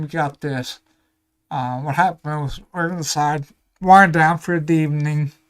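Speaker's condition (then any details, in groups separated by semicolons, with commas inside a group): Ataxia; may slur speech, may sound drunk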